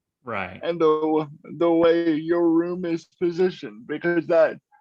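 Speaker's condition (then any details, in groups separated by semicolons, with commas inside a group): Cerebral palsy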